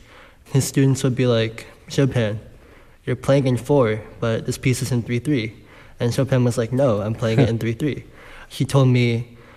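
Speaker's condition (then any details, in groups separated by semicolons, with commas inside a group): Bilateral cleft lip and palate; congenital bilateral cleft lip and palate, childhood surgeries by Dr. Mulliken at Boston Children's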